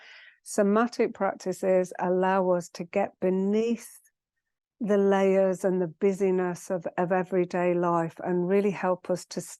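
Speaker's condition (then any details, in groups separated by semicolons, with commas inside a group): No condition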